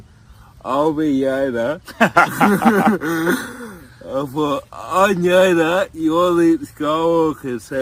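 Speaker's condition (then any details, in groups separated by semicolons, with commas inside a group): Cerebral palsy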